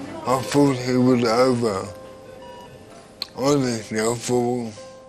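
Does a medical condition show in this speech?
Yes: brain injury; followed near-death event.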